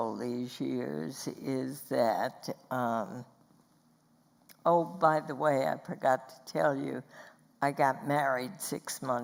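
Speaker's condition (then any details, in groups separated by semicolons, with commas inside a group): Spasmodic dysphonia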